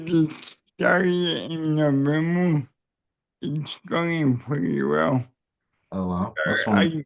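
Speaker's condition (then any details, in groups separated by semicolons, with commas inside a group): Cerebral palsy; neck surgery went badly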